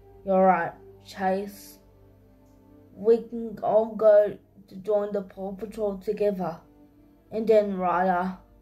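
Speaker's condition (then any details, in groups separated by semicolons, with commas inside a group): Cerebral palsy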